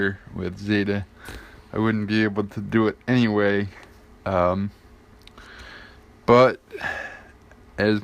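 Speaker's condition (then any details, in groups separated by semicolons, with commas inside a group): Cerebral palsy; affects gait and walking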